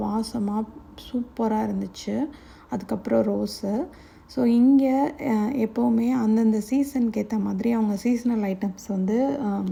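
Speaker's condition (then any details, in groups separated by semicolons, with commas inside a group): No condition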